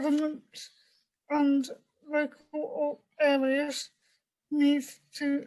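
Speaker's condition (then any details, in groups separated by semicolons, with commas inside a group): Cerebral palsy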